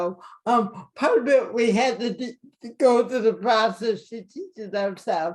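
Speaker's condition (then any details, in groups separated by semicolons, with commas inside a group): Cerebral palsy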